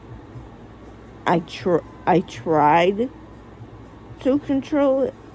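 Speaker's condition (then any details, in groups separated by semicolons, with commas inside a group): Cerebral palsy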